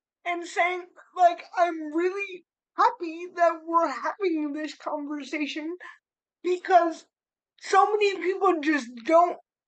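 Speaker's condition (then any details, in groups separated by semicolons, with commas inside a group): Cerebral palsy; spastic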